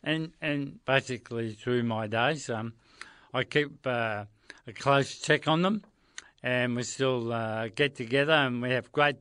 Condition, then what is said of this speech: ALS (motor neuron disease). And apart from your speech, you look very, very well.